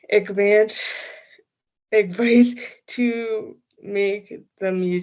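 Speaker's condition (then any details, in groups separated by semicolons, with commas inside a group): Cerebral palsy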